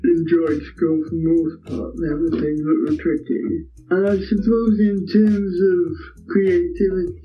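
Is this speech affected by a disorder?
Yes: cerebral palsy; speech impairment, affects speech and swallowing.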